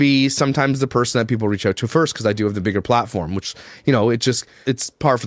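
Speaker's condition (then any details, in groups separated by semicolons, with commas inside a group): No condition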